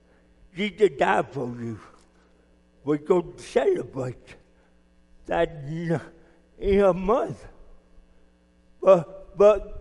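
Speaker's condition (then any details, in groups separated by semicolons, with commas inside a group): Cerebral palsy; speech impediment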